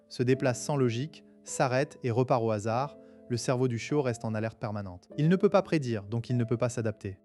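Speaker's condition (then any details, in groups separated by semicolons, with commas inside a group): No condition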